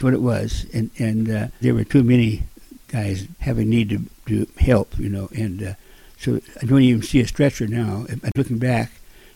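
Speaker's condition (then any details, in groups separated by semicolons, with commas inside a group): Stuttering after war injury, acquired; stuttering after war injuries on Iwo Jima as teenage Marine, eye injury, four back operations, long unable to walk; speech still not very good, by own admission; after injury at first could not talk, then stuttered almost 100%, could not be understood; repeated words, prolonged sounds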